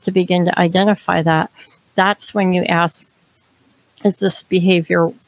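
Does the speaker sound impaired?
Yes: cleft palate, severe; speech now clear enough for public speaking.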